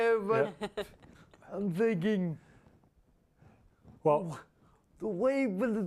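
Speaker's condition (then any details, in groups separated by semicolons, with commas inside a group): Spastic quadriplegia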